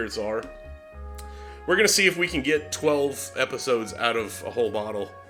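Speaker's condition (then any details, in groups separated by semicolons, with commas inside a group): No condition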